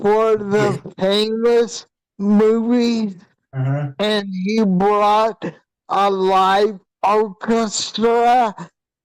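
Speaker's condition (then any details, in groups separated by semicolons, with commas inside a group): Hydrocephalus with shunt failure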